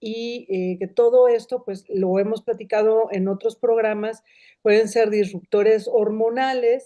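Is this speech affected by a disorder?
No.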